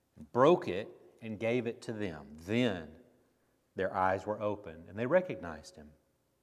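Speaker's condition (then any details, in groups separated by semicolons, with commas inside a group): No condition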